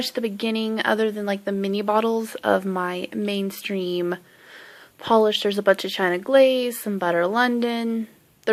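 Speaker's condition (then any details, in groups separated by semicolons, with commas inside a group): No condition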